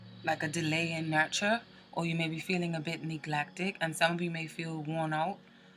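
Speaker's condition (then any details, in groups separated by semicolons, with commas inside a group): No condition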